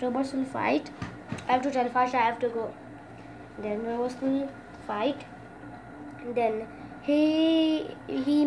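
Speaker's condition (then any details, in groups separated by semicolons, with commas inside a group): No condition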